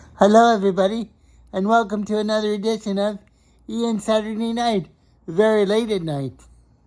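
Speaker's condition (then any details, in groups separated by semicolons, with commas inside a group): Cerebral palsy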